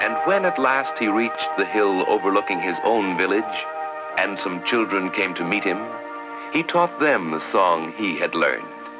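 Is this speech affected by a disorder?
No.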